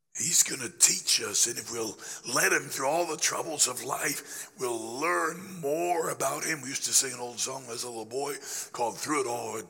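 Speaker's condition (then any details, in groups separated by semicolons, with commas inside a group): Laryngeal cancer after radiation; still affected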